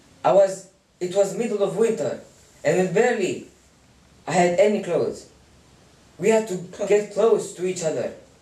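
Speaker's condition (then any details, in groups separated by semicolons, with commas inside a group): No condition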